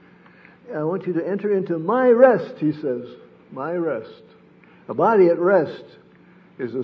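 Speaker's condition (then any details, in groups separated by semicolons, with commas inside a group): Parkinson's disease; sleep disrupted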